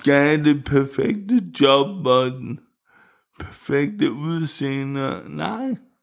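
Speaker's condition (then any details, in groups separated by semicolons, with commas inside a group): Cerebral palsy; wheelchair user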